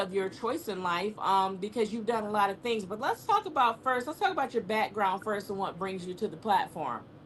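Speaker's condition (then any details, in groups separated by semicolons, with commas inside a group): No condition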